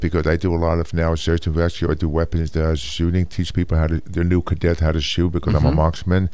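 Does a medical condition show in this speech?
Yes: hearing loss; congenital hearing loss, about 80%, two hearing aids whole life; cochlear implant about a year ago, improved clarity and hearing own speech; severe speech impediment from childhood, Mr. Universe interview in Geneva unusable, worked changing speaking and voice.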